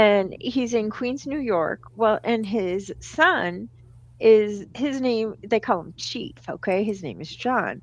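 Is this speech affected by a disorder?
No.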